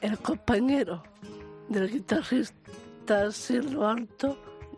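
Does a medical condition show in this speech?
Yes: Down syndrome; trisomy 21.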